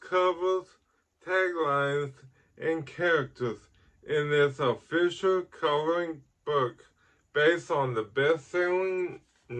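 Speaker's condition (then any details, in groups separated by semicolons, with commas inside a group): Ataxic cerebral palsy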